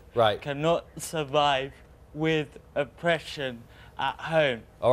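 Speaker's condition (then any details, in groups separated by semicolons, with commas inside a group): Cerebral palsy; uses wheelchair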